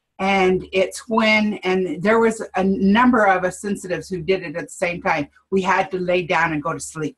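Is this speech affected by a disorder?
No.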